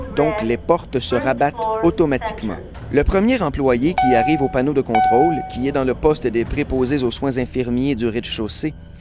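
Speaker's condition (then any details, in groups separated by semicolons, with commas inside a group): No condition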